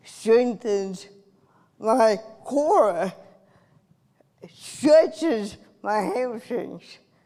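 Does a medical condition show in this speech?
Yes: cerebral palsy; from birth.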